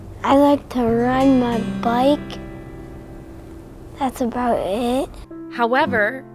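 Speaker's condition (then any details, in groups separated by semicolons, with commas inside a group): Friedreich's ataxia; degenerative neuromuscular disease; falls, clumsiness, still plays sports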